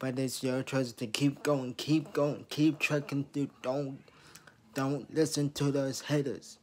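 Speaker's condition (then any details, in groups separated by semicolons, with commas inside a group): Traumatic brain injury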